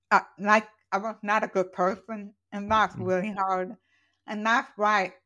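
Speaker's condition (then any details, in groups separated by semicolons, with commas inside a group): Profoundly deaf, congenital; accent from deafness, not British, described as accent from nowhere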